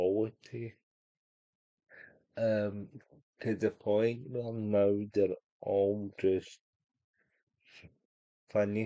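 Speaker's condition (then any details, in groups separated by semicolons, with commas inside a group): Cerebral palsy; unable to walk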